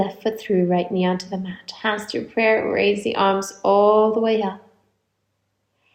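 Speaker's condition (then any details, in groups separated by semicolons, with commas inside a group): No condition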